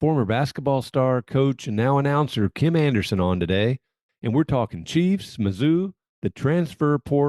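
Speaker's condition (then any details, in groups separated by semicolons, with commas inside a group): No condition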